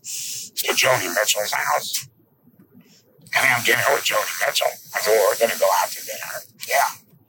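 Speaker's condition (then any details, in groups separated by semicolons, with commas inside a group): Laryngectomy; rattles esophagus like vocal cords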